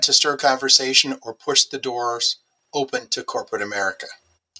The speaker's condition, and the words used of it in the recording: No condition.